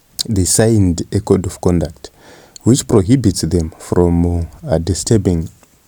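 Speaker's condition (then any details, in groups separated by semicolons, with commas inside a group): No condition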